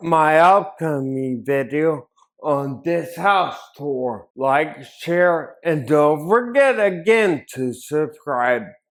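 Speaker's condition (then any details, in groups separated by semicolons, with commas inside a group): Ataxia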